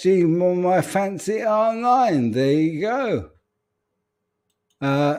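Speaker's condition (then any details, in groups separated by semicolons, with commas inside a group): ALS; speech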